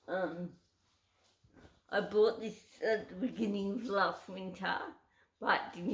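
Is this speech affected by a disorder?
Yes: cerebral palsy; uses wheelchair.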